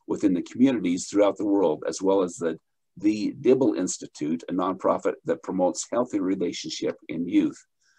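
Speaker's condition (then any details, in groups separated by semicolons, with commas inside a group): No condition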